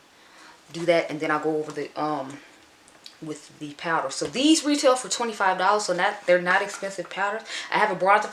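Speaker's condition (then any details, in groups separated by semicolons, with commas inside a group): No condition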